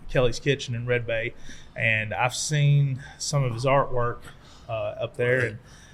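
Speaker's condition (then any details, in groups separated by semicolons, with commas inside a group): No condition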